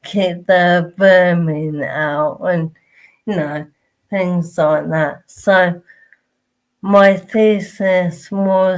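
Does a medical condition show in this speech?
Yes: motor neurone disease.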